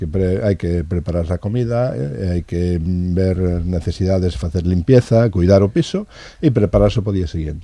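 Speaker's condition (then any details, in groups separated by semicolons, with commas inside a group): No condition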